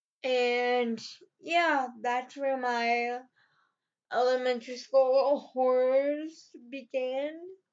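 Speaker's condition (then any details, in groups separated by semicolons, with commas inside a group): Cerebral palsy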